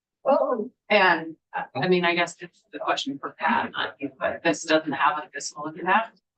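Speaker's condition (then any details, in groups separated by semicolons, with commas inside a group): No condition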